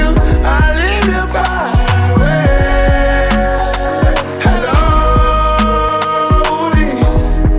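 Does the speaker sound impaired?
No.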